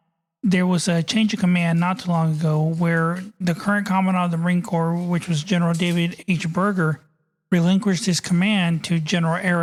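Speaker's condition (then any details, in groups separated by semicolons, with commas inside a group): No condition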